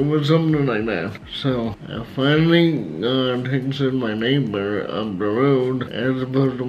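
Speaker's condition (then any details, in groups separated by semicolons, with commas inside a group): Cerebral palsy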